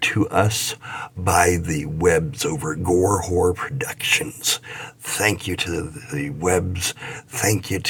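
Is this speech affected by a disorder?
No.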